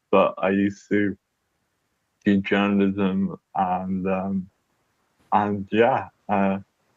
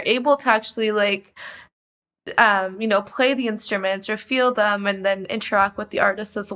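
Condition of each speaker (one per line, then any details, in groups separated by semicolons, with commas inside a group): Cerebral palsy
No condition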